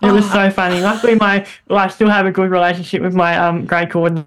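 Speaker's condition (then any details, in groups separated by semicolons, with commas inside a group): Bilateral cleft lip and palate; many operations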